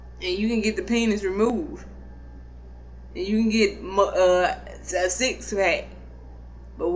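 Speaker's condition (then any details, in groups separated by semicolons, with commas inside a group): Cerebral palsy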